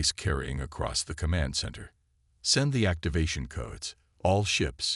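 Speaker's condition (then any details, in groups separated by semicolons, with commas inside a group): No condition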